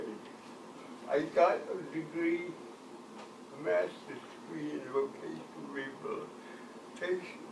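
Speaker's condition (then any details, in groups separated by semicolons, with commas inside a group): Cerebral palsy; from birth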